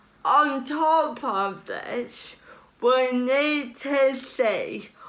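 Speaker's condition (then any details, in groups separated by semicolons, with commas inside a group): Cerebral palsy; since childhood, falls over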